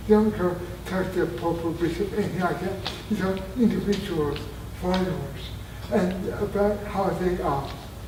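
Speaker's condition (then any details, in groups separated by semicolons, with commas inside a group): Traumatic brain injury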